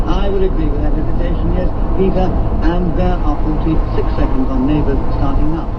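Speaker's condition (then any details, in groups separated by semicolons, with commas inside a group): No condition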